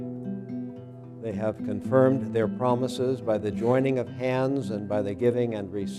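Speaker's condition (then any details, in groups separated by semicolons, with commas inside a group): No condition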